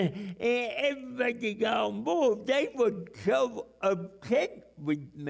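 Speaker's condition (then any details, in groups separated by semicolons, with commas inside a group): Cerebral palsy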